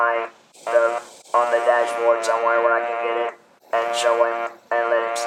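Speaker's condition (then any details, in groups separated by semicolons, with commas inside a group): Laryngectomy, electrolarynx; 19 years since laryngectomy; speaks with electrolarynx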